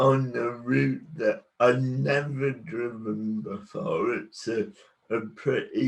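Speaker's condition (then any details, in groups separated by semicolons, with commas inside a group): Cerebral palsy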